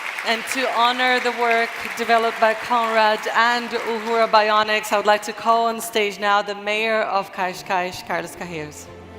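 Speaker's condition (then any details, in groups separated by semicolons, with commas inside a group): No condition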